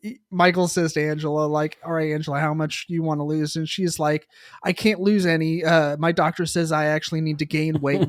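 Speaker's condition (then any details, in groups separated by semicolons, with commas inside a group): No condition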